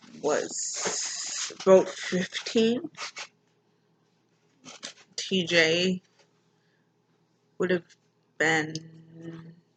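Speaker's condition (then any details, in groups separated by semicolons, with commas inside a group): Mild cerebral palsy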